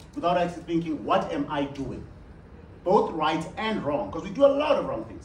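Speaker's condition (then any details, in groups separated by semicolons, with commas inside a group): No condition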